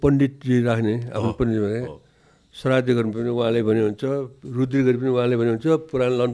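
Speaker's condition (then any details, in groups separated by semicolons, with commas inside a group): Parkinson's disease; DBS advised by Dr Takaomi Taira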